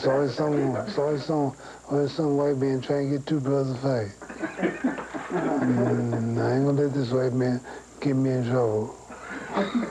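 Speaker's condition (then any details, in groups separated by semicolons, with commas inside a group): Parkinson's syndrome; over 10 years, no tremor, no weakness; sometimes slurred speech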